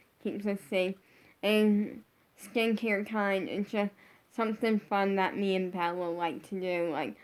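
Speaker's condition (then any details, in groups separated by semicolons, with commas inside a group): Brain injury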